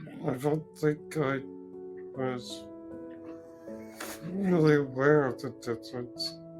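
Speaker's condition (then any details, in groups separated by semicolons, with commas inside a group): Duchenne muscular dystrophy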